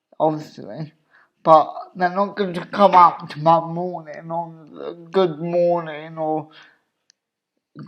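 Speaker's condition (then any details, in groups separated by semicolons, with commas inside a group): Cerebral palsy; obvious speech impediment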